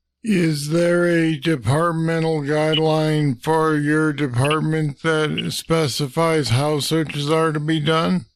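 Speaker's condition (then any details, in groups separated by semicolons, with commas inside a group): Parkinson's disease; deep brain stimulators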